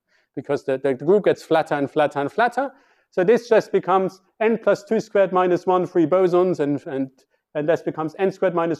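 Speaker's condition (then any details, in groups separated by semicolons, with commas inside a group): No condition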